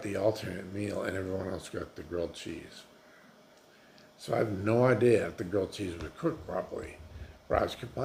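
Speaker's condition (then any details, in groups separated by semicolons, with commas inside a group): Multiple sclerosis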